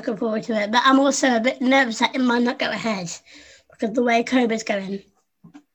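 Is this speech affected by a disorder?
Yes: Down syndrome; present from birth, infant heart failure, heart surgery, pneumonia, stopped breathing, resuscitated, chest problems; adult woman, 25; learned to speak by copying younger sister Susie, second top grade and b in French speaking.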